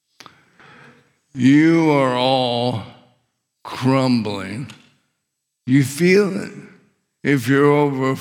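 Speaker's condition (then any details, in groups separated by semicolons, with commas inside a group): ALS; struggles with swallowing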